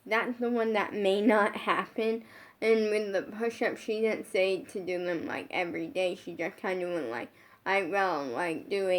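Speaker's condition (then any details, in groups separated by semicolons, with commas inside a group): Brain injury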